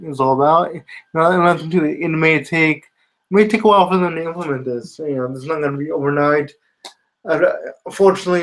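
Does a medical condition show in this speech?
Yes: spastic quadriplegia cerebral palsy.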